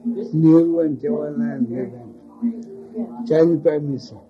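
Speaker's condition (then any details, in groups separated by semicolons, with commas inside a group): Speech loss after head injury; speech feels heavy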